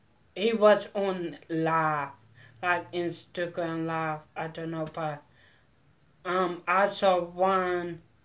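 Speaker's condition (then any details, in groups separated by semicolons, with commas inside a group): Mild cerebral palsy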